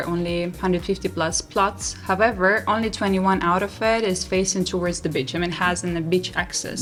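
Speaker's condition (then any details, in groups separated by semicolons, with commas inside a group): No condition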